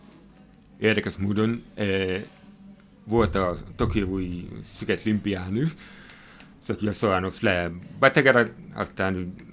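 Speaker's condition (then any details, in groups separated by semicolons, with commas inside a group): Hard of hearing; hearing aid use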